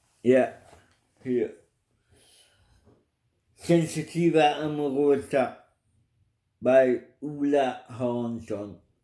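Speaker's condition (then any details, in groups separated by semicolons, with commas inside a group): Cerebral palsy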